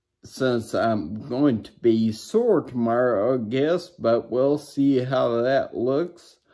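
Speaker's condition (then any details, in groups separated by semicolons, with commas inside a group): Brain injury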